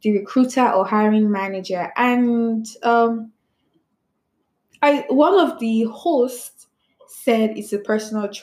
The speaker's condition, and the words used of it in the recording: Stuttering. Mind you, it's also very stressful to me because I stutter a lot when I don't know the person, when I'm meeting someone for the first time and I'm nervous